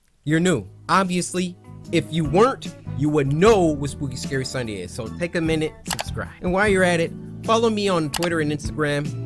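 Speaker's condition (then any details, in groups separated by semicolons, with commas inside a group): No condition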